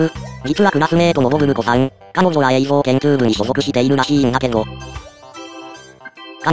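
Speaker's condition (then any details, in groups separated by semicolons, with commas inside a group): No condition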